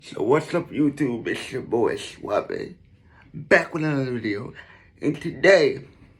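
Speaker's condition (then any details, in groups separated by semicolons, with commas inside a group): Cerebral palsy; premature birth; sometimes affects speech, may sound slurred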